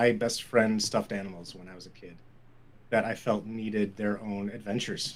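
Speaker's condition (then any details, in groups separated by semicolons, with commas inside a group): No condition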